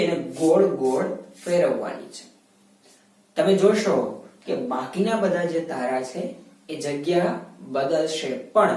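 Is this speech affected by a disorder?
No.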